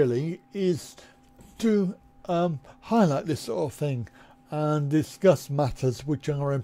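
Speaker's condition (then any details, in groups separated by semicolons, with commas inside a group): Cerebral palsy; lifelong, back operation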